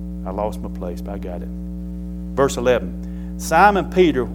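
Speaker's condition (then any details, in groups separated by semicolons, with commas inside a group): No condition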